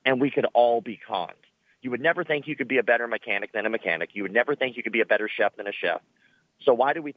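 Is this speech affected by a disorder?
Yes: cleft lip and palate; many surgeries as a child.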